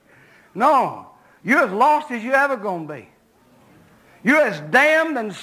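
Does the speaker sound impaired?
No.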